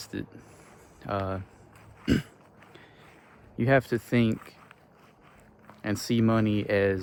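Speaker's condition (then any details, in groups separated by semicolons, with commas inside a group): No condition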